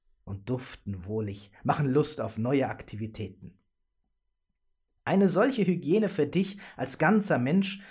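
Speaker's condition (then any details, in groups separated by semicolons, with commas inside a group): No condition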